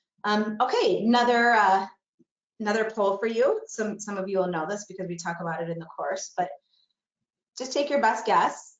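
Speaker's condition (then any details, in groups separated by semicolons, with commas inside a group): No condition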